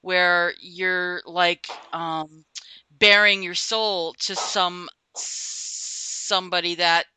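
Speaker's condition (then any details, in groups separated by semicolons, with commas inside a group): Stuttering; long fluent periods unnoticed by listeners, then sudden stuttering on every word, highly variable; repeated sounds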